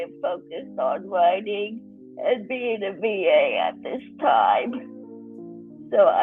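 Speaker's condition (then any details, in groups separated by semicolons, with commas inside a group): Cerebral palsy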